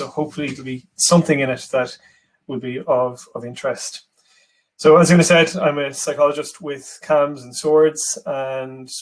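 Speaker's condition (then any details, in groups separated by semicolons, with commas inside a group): No condition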